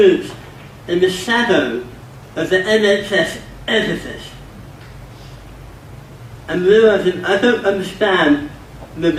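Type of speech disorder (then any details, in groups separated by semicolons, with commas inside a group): Dysarthria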